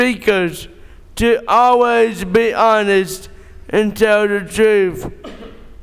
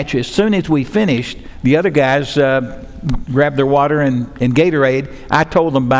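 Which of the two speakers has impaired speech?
The first: cerebral palsy; born premature.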